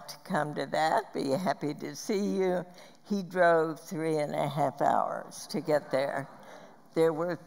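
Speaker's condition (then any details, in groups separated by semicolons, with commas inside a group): Spasmodic dysphonia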